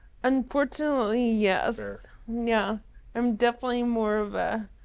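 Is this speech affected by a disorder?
Yes: ALS.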